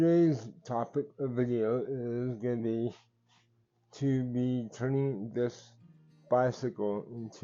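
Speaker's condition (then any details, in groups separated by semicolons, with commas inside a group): Cerebral palsy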